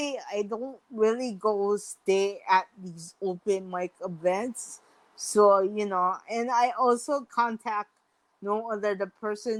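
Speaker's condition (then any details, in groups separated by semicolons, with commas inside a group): Mild cerebral palsy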